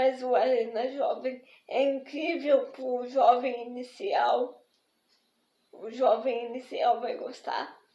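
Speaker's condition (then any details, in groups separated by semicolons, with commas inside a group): Spastic diplegic cerebral palsy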